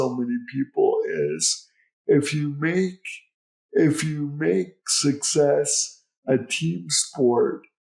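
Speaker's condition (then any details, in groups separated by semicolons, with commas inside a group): Cerebral palsy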